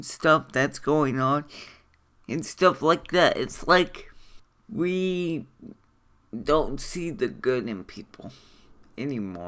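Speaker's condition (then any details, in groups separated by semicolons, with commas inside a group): Cerebral palsy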